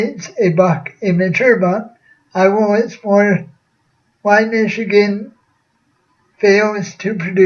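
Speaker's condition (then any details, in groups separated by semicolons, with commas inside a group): Cerebral palsy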